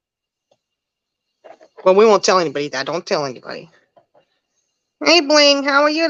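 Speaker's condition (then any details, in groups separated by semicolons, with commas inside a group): No condition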